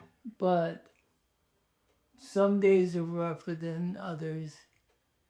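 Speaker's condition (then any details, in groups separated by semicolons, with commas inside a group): ALS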